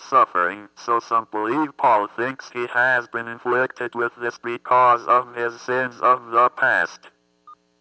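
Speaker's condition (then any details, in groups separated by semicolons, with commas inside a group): Athetoid cerebral palsy; constant muscle movement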